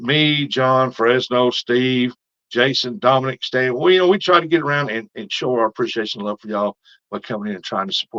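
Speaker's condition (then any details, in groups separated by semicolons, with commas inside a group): No condition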